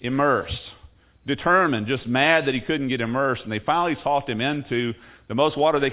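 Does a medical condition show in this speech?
No.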